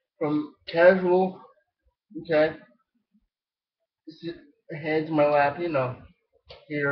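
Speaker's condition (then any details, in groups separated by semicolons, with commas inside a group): Cerebral palsy, spastic diplegia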